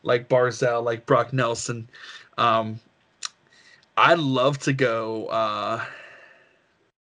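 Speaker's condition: No condition

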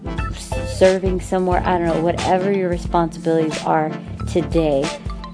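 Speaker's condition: No condition

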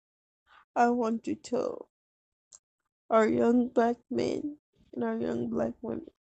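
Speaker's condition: Cerebral palsy; wheelchair user

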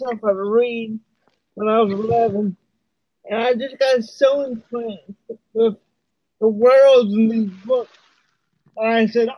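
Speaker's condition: Cerebral palsy; lifelong wheelchair use

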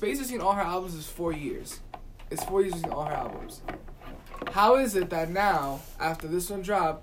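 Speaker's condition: No condition

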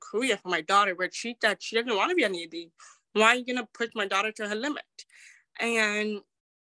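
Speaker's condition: Deafness

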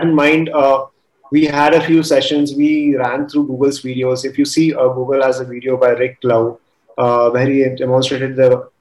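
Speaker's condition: No condition

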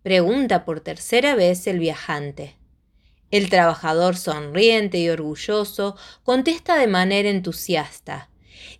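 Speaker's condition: No condition

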